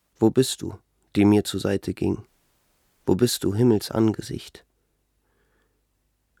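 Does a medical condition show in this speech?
No.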